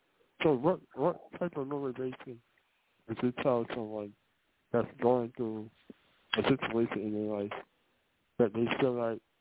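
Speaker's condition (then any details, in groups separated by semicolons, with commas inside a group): Muscular dystrophy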